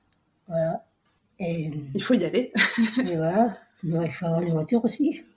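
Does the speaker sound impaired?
Yes: Down syndrome; congenital.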